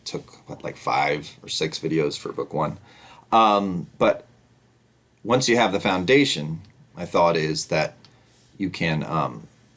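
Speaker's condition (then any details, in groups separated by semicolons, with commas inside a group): No condition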